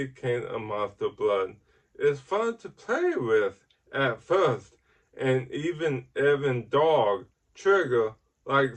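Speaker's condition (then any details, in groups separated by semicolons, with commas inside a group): Ataxic cerebral palsy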